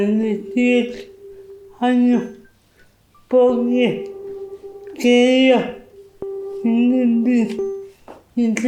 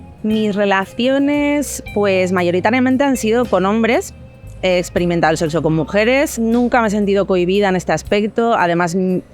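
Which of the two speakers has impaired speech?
The first: cerebral palsy.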